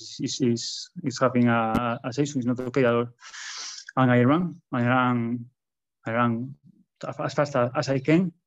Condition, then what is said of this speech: Stuttering. And when I start to talk in public, I stutter a lot because I am really introverted and I'm really shy.